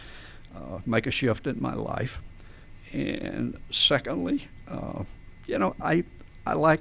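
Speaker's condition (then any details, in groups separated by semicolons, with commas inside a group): Spasmodic dysphonia; neurologists suggested psychological cause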